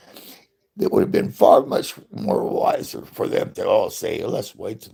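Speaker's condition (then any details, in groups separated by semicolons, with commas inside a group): Parkinson's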